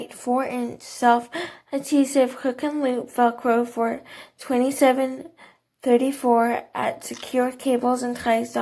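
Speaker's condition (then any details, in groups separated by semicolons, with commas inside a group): Cerebral palsy, athetoid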